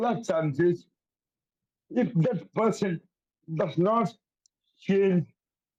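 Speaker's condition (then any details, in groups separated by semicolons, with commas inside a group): Cerebral palsy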